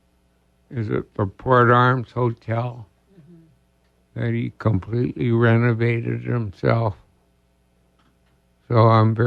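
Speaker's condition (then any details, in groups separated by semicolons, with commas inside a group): ALS; diagnosed about two years ago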